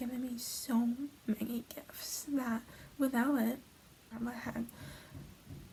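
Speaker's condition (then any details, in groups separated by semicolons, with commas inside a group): Hemiplegic cerebral palsy; right hemiplegia, right hand affected, prenatal stroke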